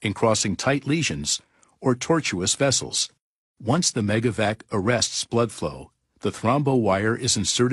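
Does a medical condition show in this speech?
No.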